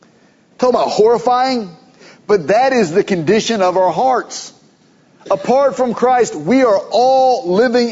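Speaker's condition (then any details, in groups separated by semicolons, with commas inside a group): No condition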